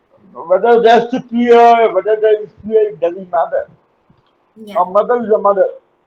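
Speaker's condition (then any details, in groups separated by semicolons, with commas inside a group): Cerebral palsy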